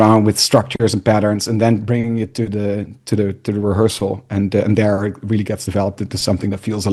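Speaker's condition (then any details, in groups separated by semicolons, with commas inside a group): No condition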